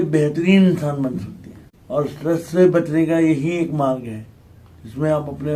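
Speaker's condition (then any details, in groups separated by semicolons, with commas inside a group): Cerebral palsy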